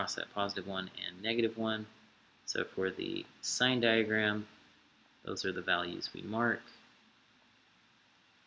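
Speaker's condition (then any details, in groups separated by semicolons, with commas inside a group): No condition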